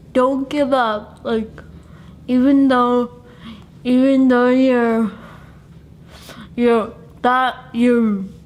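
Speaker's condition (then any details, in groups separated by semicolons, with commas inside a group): Cerebral palsy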